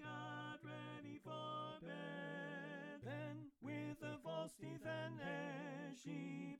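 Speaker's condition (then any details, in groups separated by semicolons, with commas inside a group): No condition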